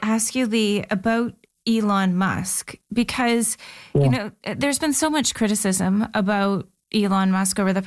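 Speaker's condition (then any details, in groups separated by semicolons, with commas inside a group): No condition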